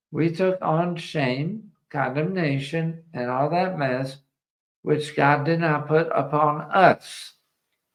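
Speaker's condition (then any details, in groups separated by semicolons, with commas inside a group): ALS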